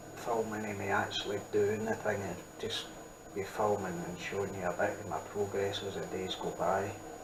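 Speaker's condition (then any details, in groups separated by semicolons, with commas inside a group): No condition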